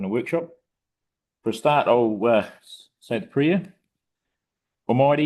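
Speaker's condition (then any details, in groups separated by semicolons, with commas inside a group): No condition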